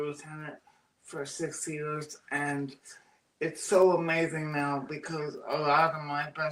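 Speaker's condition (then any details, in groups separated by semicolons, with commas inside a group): Cerebral palsy; oxygen loss at birth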